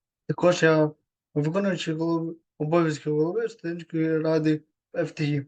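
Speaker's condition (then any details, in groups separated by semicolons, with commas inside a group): Cerebral palsy; third disability group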